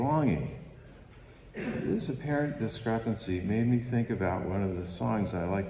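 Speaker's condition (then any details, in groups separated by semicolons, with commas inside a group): No condition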